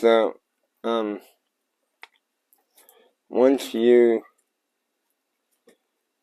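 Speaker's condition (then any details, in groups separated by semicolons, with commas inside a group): Cerebral palsy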